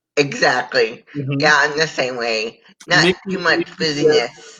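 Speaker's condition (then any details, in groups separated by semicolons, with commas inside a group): Cerebral palsy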